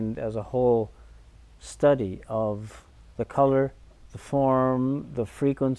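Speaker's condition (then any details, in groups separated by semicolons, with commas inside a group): No condition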